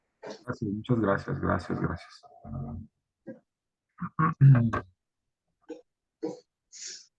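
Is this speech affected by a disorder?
No.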